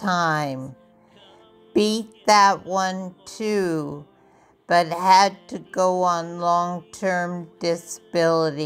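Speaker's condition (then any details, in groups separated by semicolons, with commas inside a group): Multiple sclerosis; diagnosed at age 17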